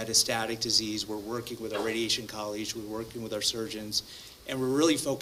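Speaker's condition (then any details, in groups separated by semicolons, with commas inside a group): No condition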